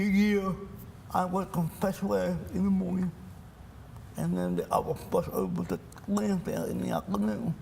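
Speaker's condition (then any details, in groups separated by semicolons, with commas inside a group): Cerebral palsy; speech impairment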